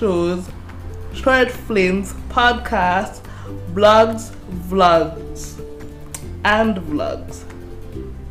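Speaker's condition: Cerebral palsy

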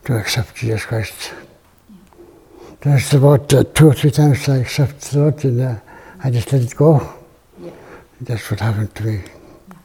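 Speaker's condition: Parkinson's; difficulty talking

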